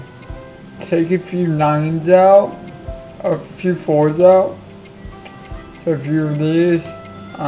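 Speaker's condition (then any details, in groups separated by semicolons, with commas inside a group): Cerebral palsy; affects legs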